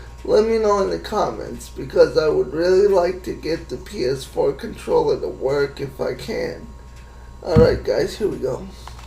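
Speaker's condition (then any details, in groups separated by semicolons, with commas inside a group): Cerebral palsy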